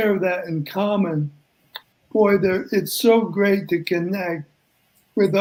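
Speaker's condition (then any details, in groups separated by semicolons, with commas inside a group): ALS; mainly affects voice and breathing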